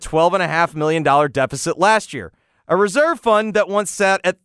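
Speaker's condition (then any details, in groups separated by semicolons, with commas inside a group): No condition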